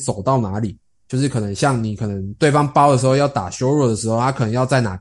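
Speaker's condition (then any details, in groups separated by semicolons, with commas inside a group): No condition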